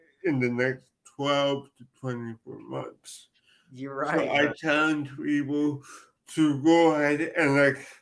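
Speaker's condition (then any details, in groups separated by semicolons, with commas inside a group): Cerebral palsy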